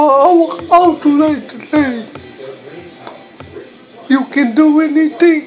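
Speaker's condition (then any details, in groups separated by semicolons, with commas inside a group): Cerebral palsy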